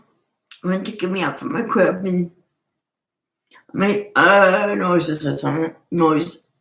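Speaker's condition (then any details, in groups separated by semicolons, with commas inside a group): Cerebral palsy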